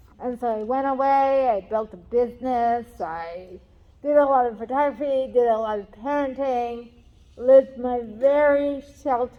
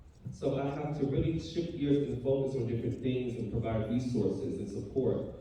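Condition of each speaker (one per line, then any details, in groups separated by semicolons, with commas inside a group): Cerebral palsy; talks differently than others
No condition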